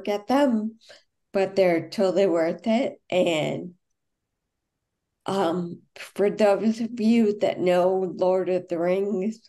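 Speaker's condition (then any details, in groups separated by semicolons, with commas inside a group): Friedreich's ataxia; onset age 19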